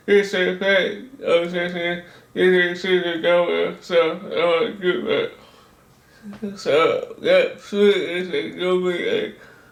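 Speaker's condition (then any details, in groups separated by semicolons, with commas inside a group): Cerebral palsy; speech disability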